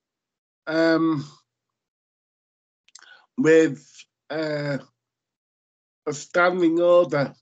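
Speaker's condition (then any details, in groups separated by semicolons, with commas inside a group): Cerebral palsy; lifelong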